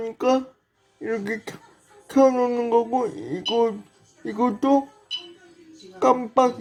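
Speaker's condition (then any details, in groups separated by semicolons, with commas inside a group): Brain lesion disability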